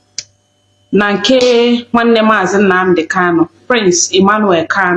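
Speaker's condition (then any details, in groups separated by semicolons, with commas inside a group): No condition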